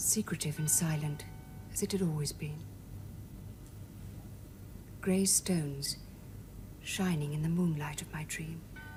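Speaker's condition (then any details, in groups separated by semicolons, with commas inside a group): No condition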